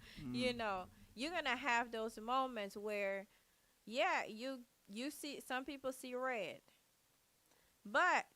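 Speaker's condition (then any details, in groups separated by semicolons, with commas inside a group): No condition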